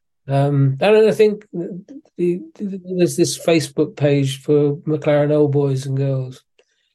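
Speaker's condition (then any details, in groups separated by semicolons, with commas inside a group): Parkinson's disease; exercise training with physiotherapist after moving back to UK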